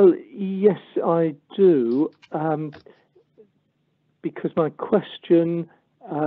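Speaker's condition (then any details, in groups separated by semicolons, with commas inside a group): No condition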